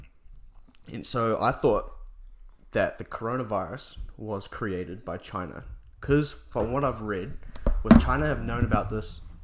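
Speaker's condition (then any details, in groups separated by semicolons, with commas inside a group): No condition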